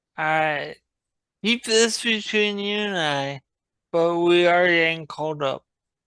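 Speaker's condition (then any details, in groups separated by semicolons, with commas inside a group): Traumatic brain injury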